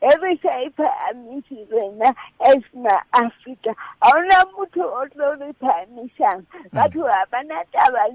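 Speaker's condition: Cerebral palsy; since childhood

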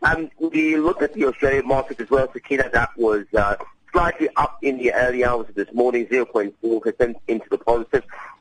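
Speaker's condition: No condition

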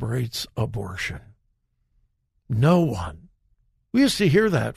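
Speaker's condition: No condition

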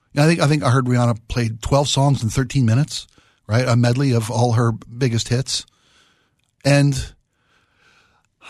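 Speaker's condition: No condition

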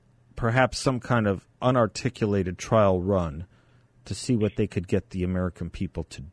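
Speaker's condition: No condition

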